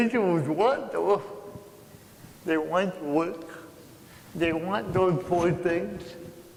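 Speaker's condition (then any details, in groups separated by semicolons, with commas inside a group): Cerebral palsy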